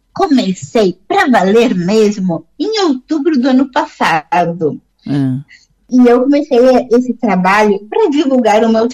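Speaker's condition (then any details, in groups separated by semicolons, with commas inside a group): Down syndrome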